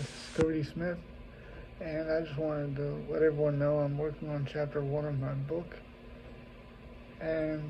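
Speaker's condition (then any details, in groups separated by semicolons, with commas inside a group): Cerebral palsy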